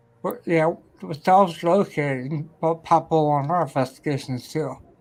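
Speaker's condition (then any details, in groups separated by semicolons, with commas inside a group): Ataxia; may slur speech, may sound drunk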